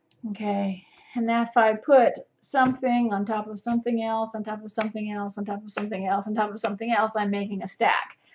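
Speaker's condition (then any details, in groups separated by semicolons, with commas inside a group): No condition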